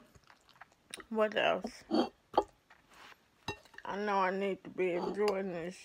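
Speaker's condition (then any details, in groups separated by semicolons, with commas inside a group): ALS; affects hands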